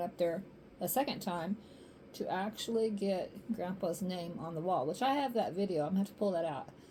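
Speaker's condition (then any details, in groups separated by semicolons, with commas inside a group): No condition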